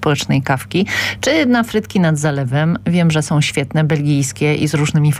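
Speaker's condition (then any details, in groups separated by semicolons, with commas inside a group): No condition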